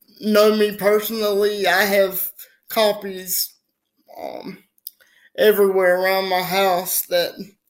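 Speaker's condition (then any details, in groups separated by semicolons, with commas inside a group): Spastic quadriplegic cerebral palsy; from birth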